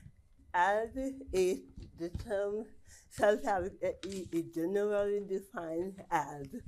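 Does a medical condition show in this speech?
Yes: cerebral palsy.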